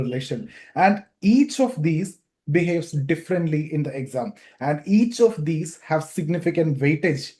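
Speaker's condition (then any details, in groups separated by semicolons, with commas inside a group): No condition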